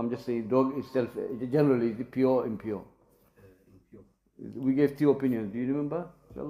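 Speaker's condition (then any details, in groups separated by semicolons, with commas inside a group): No condition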